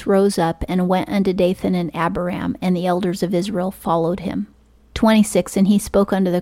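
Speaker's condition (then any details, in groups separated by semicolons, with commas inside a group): No condition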